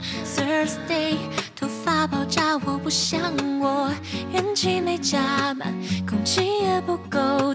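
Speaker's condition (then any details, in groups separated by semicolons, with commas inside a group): No condition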